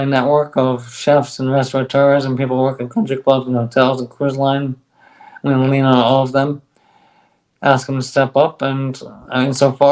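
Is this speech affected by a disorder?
Yes: ALS; taking a drug; on drug, stronger bite, speaks better.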